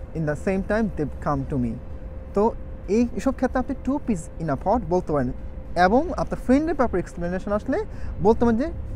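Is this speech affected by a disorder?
No.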